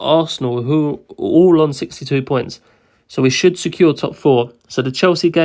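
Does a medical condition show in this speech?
No.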